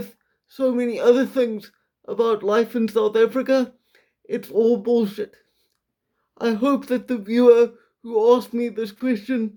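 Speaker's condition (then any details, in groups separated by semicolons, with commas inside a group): Quadriplegic cerebral palsy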